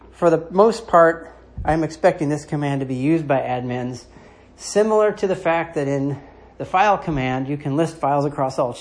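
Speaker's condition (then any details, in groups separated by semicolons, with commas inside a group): No condition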